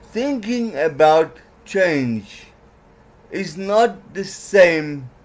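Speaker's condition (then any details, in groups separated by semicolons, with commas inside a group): Cerebral palsy; worse when mouth tires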